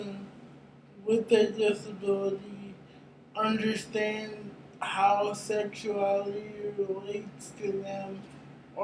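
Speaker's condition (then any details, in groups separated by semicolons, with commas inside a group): Cerebral palsy; brain injury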